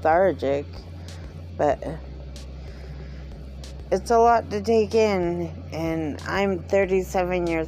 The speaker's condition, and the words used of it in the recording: Cerebral palsy. And when I get tired, my speech gets almost lethargic.